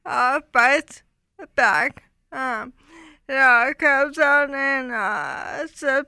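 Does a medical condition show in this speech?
Yes: ALS; ALS diagnosed 2014, rapid decline from half Ironman to walking with cane within 6 months; nearly a decade since diagnosis, uses walker and scooter.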